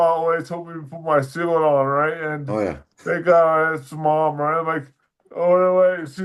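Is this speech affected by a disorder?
Yes: dysarthria; weaker speech muscles.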